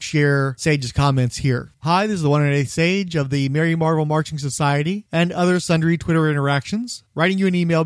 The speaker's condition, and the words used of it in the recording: None; typical speech.